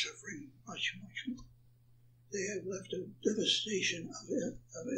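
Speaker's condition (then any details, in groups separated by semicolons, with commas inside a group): Parkinson's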